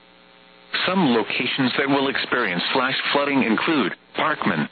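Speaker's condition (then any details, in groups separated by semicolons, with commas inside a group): No condition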